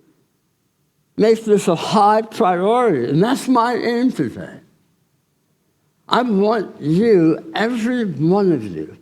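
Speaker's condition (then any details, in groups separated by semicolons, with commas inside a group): Tongue cancer surgery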